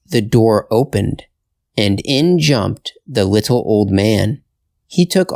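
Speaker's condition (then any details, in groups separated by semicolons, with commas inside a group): No condition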